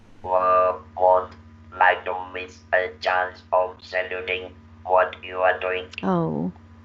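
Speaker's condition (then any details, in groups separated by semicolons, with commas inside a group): Laryngectomy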